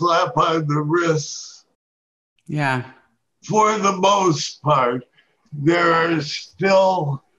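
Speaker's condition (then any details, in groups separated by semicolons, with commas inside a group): Parkinson's disease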